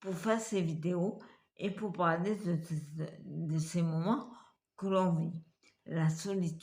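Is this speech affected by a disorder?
Yes: multiple sclerosis; uses wheelchair.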